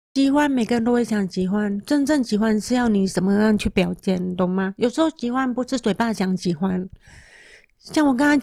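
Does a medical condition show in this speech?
Yes: moderate-to-severe hearing loss; wears hearing aids, car accident with seven days bedridden, rehabilitation to dance again.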